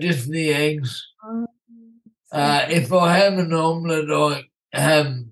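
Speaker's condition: Primary lateral sclerosis; very slowly progressing, initially misdiagnosed as multiple sclerosis, uses walking frame; about 13 years of uncertainty and misdiagnoses, about 7 years without diagnosis; voice and throat affected, short one or two word replies, voice needs rest and saving

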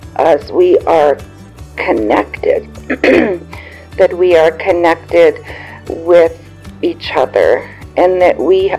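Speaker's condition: Aphasia after stroke; aphasia caused by stroke; in speech therapy, several therapists; words clear in mind but jumbled when speaking, language problems, conversation and turn-taking difficult

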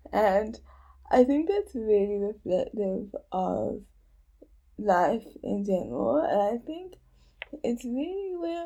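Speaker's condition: Cerebral palsy; age 29

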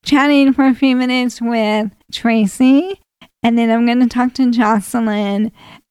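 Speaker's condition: ALS; feeding tube not yet used

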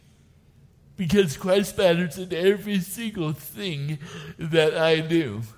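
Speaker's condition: Cerebral palsy; from birth, diagnosed age five, hand tremor, rare muscle and nerve disease onset eighth grade; walking again after therapy, types instead of handwriting, gets tired; does not talk like typical speaker, speech typical before eighth grade disease onset

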